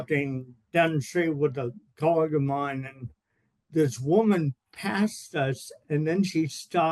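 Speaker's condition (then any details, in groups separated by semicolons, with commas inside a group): Cerebral palsy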